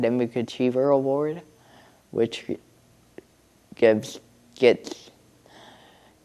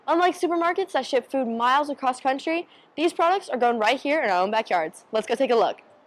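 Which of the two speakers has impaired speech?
The first: cerebral palsy.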